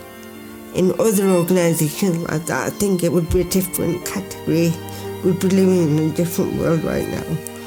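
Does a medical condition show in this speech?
Yes: cerebral palsy; affects hands, difficult handwriting; diagnosed at age 2.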